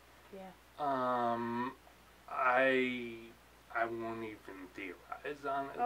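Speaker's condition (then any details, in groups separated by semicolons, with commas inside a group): Ataxia; late onset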